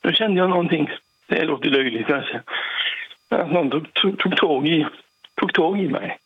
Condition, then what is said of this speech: Parkinson's disease. För jag har Parkinson också, så jag har svårt att prata ibland.